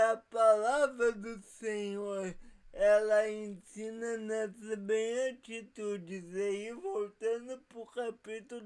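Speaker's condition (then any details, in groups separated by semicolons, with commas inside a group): Paralysis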